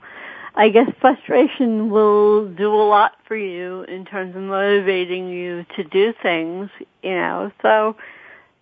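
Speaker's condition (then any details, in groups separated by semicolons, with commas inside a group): Cerebral palsy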